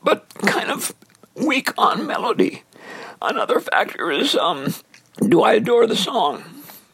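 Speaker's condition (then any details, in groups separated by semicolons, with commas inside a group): Dysphonia; onset during recording project, lost singing voice, steroid dose allowed finishing last 28 songs; voice raspier, sometimes squeakier, strained; raspy, lost ability to sing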